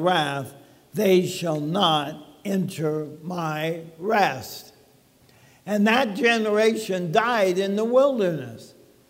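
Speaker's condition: ALS; talking funny

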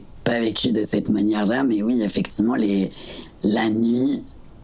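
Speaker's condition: Partial laryngectomy; very hoarse voice after surgery, new voice replaced normal one

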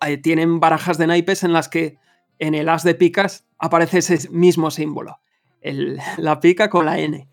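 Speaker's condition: No condition

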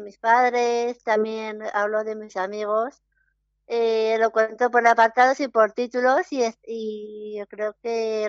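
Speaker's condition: Down syndrome; interviewed by telephone

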